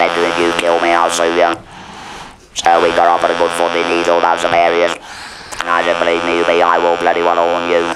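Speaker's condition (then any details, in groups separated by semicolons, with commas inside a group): Laryngeal cancer with laryngectomy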